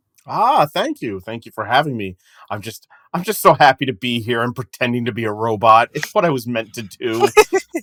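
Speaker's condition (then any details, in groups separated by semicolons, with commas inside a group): No condition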